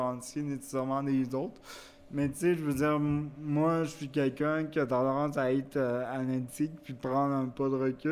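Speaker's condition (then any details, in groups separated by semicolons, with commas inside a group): Cerebral palsy; wheelchair use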